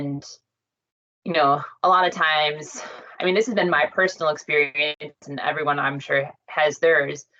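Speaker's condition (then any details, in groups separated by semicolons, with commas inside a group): No condition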